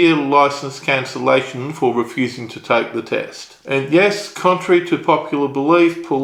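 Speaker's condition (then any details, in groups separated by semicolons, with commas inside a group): No condition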